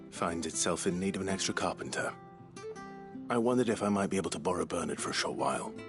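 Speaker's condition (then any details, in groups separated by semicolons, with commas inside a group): No condition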